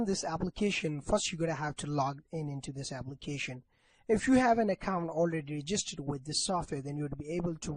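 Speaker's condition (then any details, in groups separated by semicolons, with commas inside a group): No condition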